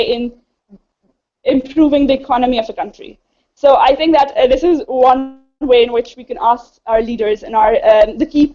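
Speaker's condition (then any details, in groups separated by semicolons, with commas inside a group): No condition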